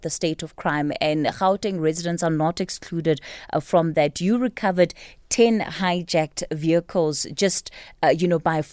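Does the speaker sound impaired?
No.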